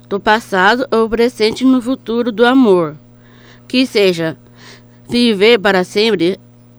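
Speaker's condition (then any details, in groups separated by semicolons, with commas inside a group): Down syndrome; present since birth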